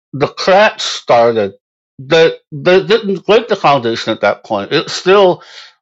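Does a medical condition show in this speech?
Yes: Moebius syndrome; congenital.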